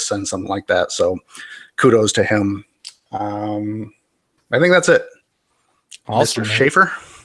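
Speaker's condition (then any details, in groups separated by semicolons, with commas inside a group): No condition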